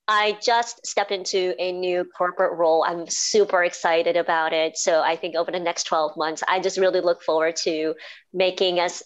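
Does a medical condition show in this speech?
Yes: cleft palate and cleft lip; formerly very difficult to speak properly, teachers could not hear speech in class, now clear.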